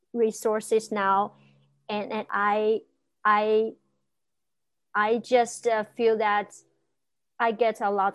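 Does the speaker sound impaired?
Yes: stuttering; stuttering since childhood, stuck in dialect since little, pretty advanced stage when first seeking help; stutters in English, Mandarin and dialect, stutters more as English improved, no longer hides stutter; stutter let out on Stammer Talk podcast, fear highest in dialect, lowest in English; here repeated words, blocks.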